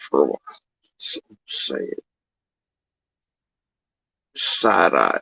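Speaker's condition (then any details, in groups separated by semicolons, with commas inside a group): Facial paralysis after surgery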